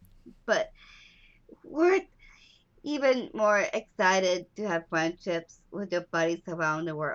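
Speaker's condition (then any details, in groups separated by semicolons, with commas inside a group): Down syndrome; walked later than other children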